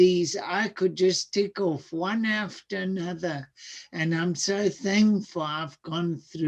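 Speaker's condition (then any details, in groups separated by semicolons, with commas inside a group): Cerebral palsy; diagnosed age four, late walking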